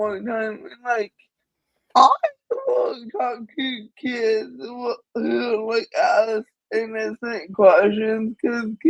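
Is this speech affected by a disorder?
Yes: cerebral palsy.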